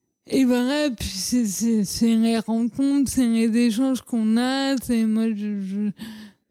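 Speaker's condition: Cerebral palsy; childhood speech

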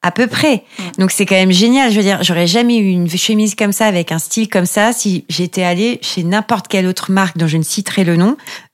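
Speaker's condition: No condition

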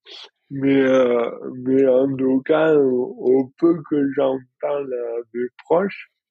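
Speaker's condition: Dystonia; daily physical effort

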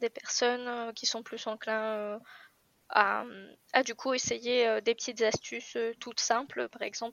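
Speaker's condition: No condition

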